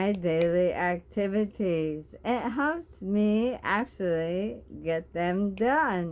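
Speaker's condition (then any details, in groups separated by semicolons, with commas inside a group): Bulbar ALS, bulbar onset; tongue atrophy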